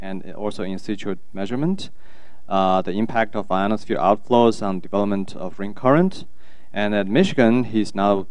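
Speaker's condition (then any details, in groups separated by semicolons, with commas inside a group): No condition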